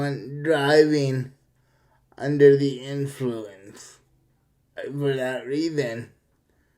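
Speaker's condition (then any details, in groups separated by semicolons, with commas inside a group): Cerebral palsy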